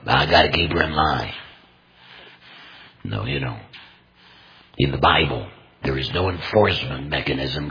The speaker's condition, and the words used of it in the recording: Laryngectomy. And they tell me, I should tell people, it does not hurt me to speak.